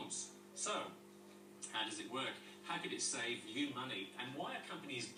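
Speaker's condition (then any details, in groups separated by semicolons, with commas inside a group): No condition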